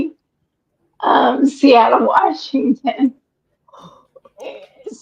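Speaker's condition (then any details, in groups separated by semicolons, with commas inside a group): ALS; breathless after exertion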